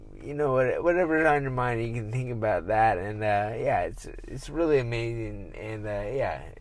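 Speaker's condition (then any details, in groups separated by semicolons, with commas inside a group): Traumatic brain injury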